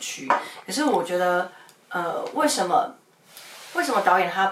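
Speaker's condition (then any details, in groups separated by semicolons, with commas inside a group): No condition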